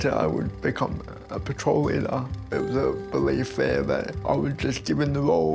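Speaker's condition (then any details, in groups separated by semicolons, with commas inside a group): Cerebral palsy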